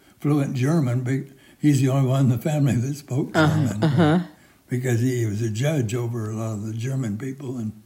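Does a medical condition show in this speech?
Yes: Parkinson's; severe, says unable to move anything.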